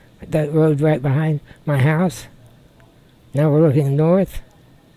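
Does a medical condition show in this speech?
Yes: spinal muscular atrophy type two.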